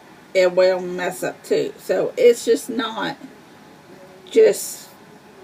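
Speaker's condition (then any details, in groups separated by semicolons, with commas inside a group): Cerebral palsy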